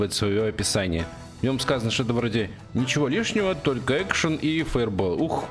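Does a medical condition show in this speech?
No.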